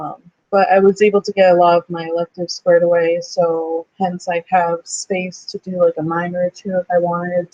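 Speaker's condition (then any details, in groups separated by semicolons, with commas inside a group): No condition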